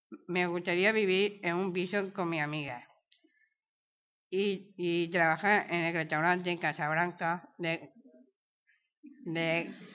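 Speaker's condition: Down syndrome

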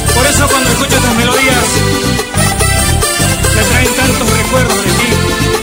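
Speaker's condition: No condition

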